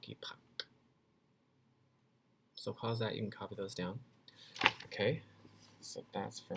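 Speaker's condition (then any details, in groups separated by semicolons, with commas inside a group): No condition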